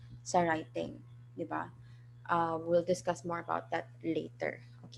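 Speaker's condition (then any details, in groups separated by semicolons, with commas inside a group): No condition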